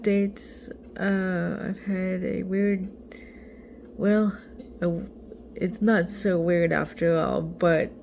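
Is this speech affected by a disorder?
Yes: cerebral palsy.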